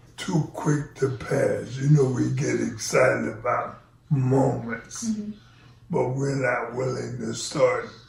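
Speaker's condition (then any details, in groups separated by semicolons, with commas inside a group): ALS; onset left foot drop, then left leg weakness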